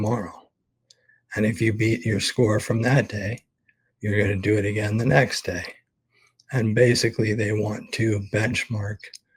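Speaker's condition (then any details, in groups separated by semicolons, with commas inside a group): ALS; expects to lose voice very soon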